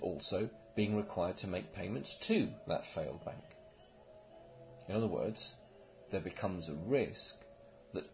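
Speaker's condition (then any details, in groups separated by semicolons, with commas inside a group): No condition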